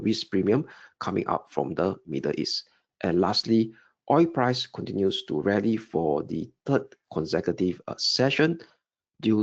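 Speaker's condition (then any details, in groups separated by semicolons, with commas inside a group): No condition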